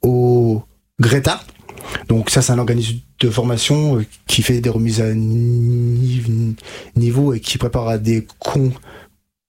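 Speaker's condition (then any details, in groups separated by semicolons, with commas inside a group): Stuttering; onset age 5 to 6, severe from age 5 to 20, untreated in childhood; age 33, therapy from age 20 with stuttering specialist Catherine Daubier, Nancy, fluency techniques; blocks and repetitions, formerly could not finish a sentence without blocking; prolonged sounds, blocks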